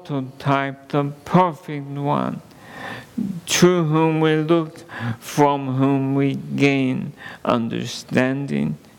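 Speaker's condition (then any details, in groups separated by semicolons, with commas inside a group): ALS; under neurologist care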